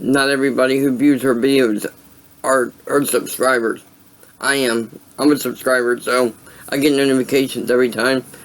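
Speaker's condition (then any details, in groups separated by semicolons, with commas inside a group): Cerebral palsy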